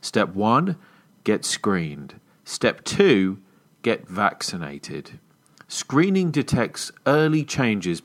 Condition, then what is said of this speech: No condition.